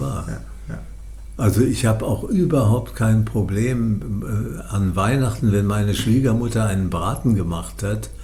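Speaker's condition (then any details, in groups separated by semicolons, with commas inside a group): Parkinson's disease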